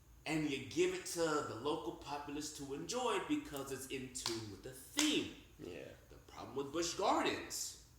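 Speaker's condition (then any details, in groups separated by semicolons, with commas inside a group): No condition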